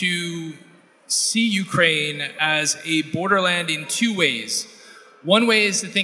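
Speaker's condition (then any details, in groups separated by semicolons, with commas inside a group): No condition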